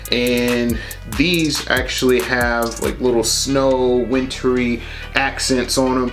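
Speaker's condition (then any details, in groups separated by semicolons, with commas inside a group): No condition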